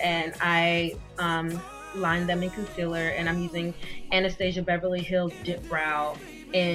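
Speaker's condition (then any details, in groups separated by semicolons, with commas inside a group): No condition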